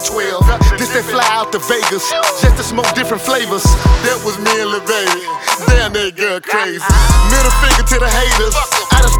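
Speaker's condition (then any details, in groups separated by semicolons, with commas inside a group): No condition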